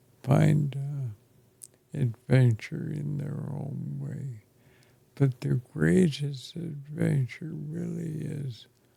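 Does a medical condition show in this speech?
Yes: ALS; affects chest and throat.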